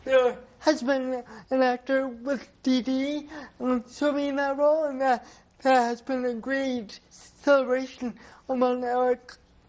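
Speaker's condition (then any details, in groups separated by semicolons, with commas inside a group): Cerebral palsy; from birth, developmental disability; talking impacted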